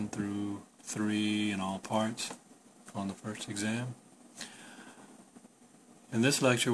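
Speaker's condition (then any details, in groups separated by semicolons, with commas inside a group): No condition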